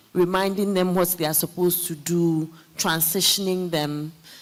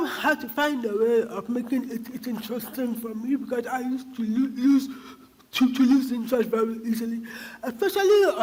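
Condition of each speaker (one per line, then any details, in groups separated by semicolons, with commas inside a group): No condition
Cerebral palsy; diagnosed by brain scan; diagnosed at age 1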